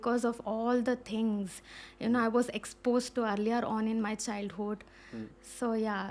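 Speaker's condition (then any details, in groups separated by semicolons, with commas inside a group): No condition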